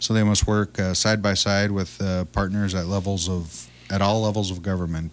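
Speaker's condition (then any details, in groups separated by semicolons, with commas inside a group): No condition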